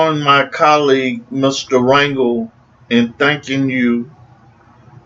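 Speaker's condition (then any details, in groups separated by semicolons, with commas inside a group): No condition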